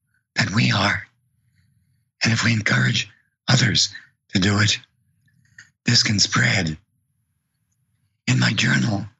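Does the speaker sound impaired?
Yes: vocal cord paralysis.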